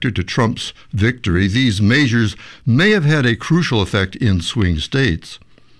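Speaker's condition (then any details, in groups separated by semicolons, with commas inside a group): No condition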